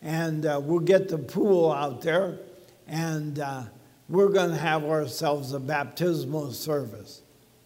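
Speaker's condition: ALS; talks funny, speech sounds abnormal

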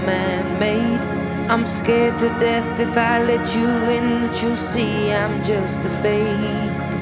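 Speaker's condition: No condition

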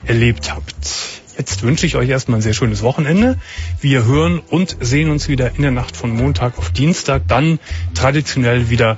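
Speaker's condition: No condition

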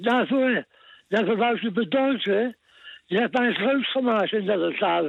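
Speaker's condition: Tongue cancer; began while already a regular caller; hard to understand, host translates for listeners and asks him to speak clearly

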